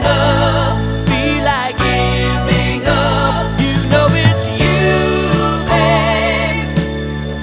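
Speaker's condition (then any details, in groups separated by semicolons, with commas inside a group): No condition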